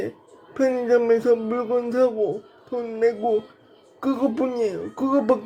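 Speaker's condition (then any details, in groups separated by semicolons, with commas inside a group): Brain lesion disability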